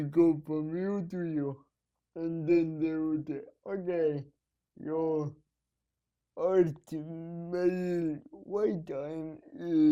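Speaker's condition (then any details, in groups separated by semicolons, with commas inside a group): Cerebral palsy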